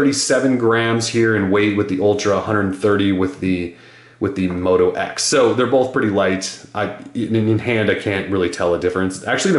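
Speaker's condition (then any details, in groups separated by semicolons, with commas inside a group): No condition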